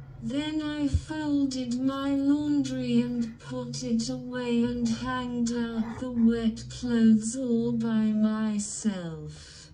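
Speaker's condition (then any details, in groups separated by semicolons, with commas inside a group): Cerebral palsy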